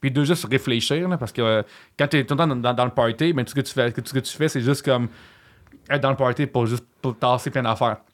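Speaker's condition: Stuttering and cluttering; lifelong speech problem, long unrecognized, identified about a year ago; on Trois-Bières podcast saw self as the one people could not understand; repeated sounds, repeated words

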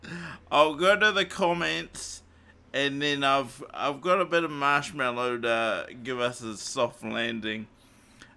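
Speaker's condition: Cerebral palsy; morphine not allowed after it

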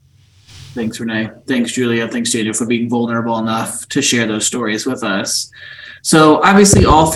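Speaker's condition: No condition

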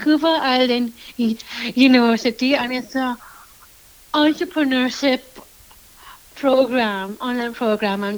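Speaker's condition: Down syndrome

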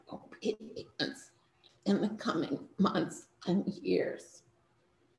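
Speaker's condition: Spasmodic dysphonia; trouble speaking during talk

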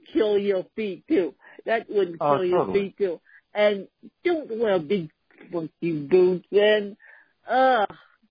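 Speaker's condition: Cerebral palsy; wears orthotics

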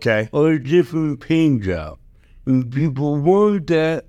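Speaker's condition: Cerebral palsy

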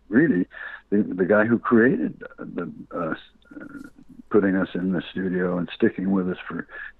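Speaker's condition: Parkinson's disease

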